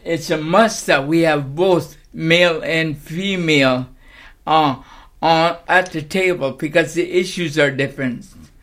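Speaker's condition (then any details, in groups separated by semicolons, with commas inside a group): Cerebral palsy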